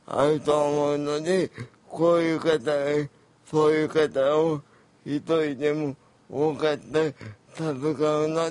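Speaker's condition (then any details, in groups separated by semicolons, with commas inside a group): Cerebral palsy; home nursing visits twice weekly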